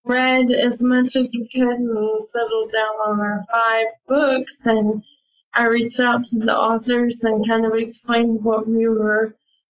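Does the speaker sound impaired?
Yes: ALS; attends ALS clinic.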